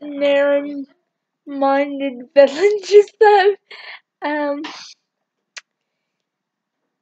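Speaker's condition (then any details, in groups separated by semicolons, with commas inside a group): Cerebral palsy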